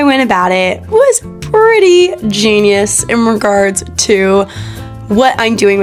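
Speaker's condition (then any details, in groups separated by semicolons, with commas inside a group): No condition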